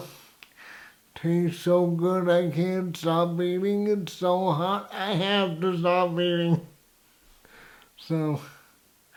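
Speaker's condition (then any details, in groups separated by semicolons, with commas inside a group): Cerebral palsy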